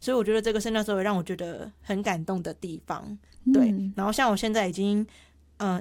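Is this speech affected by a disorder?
Yes: hearing loss; takes part in 蒲公英 hearing-impaired association; clear articulation per host, self-reports sometimes slightly unclear.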